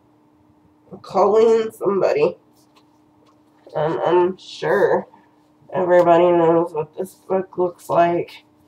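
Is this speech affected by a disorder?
Yes: cerebral palsy.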